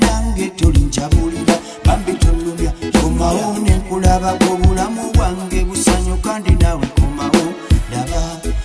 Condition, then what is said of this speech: No condition.